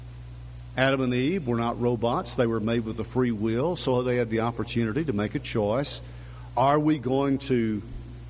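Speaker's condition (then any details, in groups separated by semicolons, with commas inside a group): No condition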